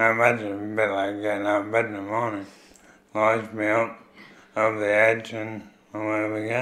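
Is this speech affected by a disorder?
Yes: MND; failing voice, slowed speech, frequent coughing, throat clearing, phlegm.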